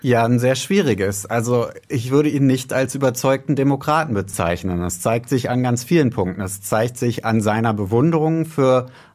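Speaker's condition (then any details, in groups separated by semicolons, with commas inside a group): No condition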